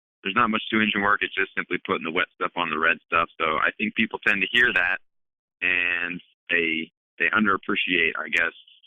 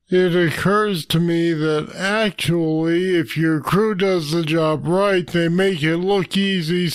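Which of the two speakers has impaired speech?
The second: Parkinson's disease; deep brain stimulators; voice affected, sounds accented.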